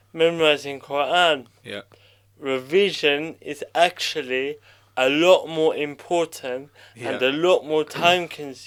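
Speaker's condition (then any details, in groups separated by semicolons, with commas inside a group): Cerebral palsy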